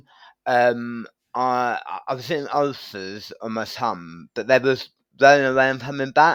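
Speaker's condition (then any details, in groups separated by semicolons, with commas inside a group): Tongue cancer surgery; right-side tongue surgery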